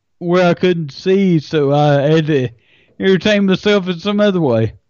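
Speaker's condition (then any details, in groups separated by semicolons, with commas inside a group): Friedreich's ataxia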